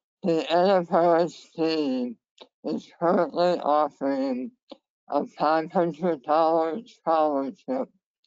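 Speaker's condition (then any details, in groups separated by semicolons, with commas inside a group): Head and neck cancer; left vagus nerve severed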